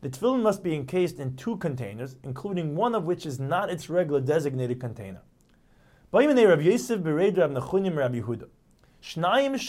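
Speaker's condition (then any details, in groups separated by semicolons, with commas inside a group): No condition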